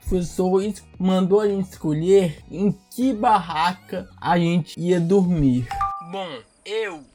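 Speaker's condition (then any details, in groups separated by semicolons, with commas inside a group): Cerebral palsy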